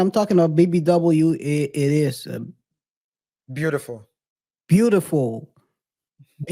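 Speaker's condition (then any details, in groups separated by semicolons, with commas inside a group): No condition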